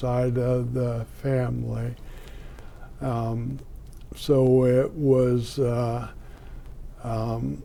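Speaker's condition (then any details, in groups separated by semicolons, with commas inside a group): ALS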